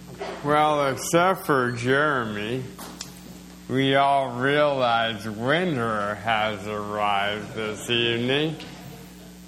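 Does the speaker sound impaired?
Yes: slowed speech, swallowing problems; progressive condition, prayed for over 4 years, speech and swallowing affected; reading down about 30 words per minute last year, 50 over two years.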